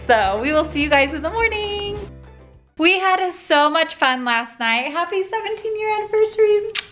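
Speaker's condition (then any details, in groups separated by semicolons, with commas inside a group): No condition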